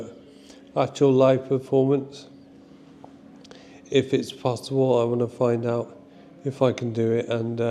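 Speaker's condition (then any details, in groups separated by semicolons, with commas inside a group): Motor neurone disease; ALS type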